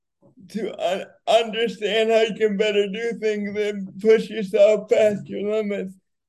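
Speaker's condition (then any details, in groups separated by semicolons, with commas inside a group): Cerebral palsy; wheelchair user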